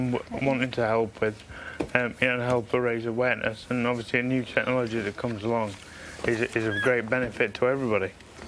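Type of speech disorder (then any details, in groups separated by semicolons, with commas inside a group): Slurred speech; motor neurone disease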